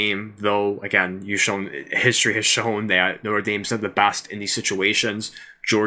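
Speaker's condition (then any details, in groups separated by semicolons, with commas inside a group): No condition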